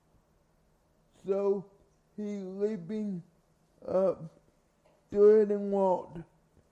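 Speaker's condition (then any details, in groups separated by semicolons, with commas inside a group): Cerebral palsy; carried everywhere by parents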